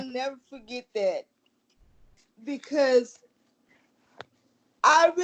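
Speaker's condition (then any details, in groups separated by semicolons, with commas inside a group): Cerebral palsy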